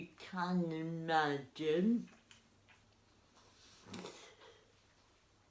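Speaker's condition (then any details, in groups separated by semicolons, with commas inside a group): Cerebral palsy; spastic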